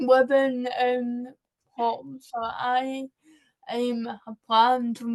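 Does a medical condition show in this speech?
Yes: cerebral palsy.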